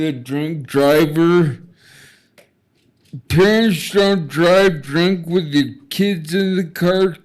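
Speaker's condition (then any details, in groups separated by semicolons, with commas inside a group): Traumatic brain injury; car crash, ejected from vehicle; gets off track, curses sometimes; relearned talking and eating after regaining consciousness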